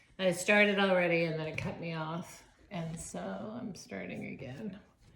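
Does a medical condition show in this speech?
No.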